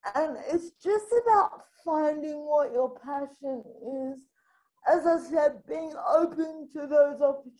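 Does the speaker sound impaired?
Yes: spastic quadriplegic cerebral palsy; from being born three months premature, full-time electric wheelchair user.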